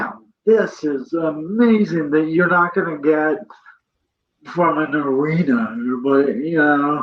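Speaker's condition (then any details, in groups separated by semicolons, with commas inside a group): Cerebral palsy; present from birth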